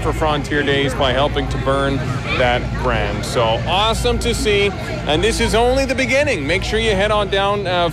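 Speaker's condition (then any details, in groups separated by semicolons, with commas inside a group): No condition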